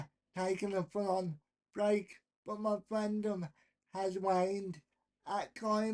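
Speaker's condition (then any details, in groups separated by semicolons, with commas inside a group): Cerebral palsy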